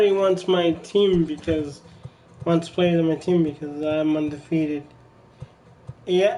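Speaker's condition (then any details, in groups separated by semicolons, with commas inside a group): Cerebral palsy; from birth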